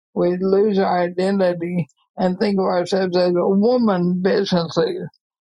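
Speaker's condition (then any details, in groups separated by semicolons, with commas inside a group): ALS; gasping while speaking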